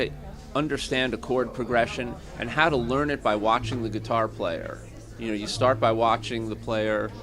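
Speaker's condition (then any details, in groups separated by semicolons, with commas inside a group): No condition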